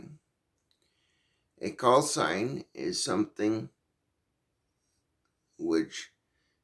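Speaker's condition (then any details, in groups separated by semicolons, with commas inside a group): Cerebral palsy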